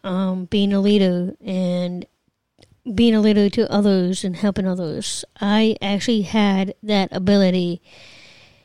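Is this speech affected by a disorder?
Yes: Down syndrome; trisomy 21, congenital.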